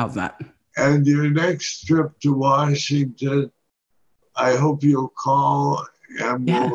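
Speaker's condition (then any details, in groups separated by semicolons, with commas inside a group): Parkinson's disease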